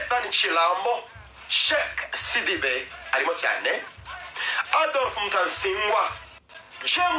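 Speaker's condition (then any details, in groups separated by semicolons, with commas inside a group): No condition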